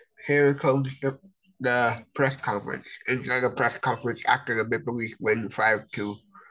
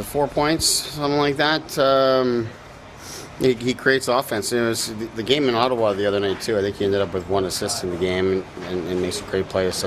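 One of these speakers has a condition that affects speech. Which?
The first: cerebral palsy; from birth, affects brain and body muscles.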